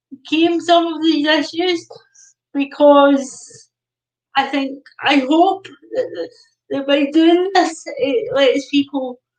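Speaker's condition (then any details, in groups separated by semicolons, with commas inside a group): Cerebral palsy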